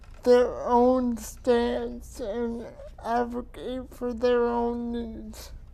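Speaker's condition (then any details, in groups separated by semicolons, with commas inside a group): Cerebral palsy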